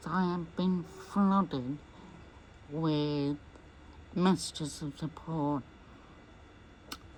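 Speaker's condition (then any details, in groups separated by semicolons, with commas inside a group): MND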